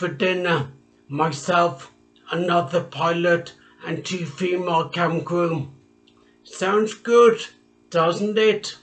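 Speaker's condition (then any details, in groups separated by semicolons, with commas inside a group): Traumatic brain injury; speech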